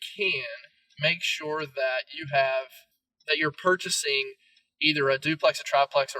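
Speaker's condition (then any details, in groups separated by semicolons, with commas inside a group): No condition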